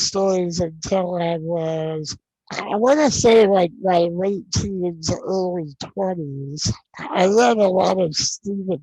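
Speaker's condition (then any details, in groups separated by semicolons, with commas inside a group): Non-progressive muscular dystrophy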